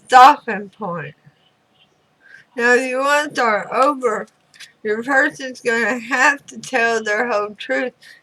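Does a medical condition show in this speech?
Yes: throat cancer radiation damage.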